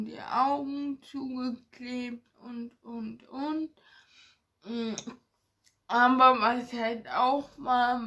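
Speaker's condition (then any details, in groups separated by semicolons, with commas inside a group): Ataxia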